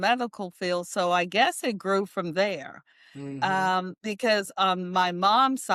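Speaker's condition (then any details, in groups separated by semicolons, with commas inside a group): No condition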